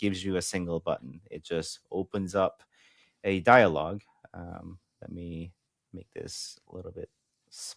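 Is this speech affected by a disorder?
No.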